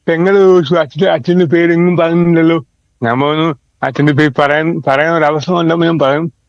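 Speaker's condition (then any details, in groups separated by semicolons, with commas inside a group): Cerebral palsy; present from birth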